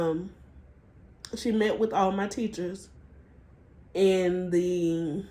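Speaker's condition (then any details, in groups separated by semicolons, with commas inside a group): Cerebral palsy; spastic diplegia, from birth, weak legs, crouched gait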